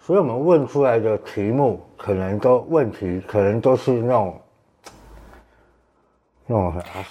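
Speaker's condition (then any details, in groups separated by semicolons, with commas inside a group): Tongue cancer surgery, partial glossectomy with tongue flap; tongue cancer at 50, stage 2, oral chemotherapy, recurrence, two thirds right tongue removed; treatment completed, radiotherapy caused jaw clenching, narrowing mouth opening, muscle atrophy, self-stretching with object; eating and speaking affected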